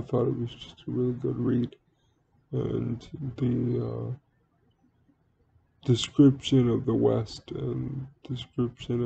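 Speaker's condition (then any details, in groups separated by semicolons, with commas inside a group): Cerebral palsy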